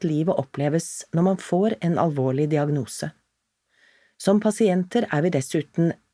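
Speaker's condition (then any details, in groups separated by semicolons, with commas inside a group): No condition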